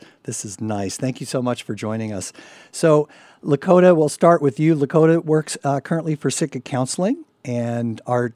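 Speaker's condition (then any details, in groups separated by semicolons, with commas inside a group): No condition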